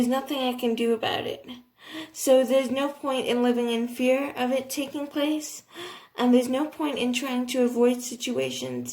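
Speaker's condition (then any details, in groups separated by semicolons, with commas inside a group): Cerebral palsy, athetoid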